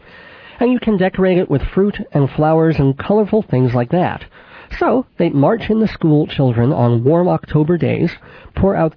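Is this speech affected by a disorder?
Yes: cleft palate with lisp, cleft lip and palate, mild; about 39 years since infant operations.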